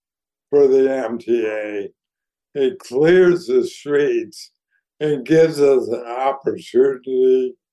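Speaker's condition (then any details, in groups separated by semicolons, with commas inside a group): ALS; declining health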